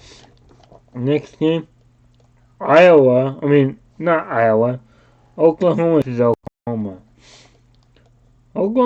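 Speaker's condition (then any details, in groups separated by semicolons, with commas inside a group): Cerebral palsy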